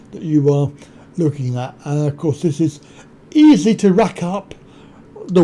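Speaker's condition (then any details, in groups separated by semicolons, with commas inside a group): Cerebral palsy; back surgery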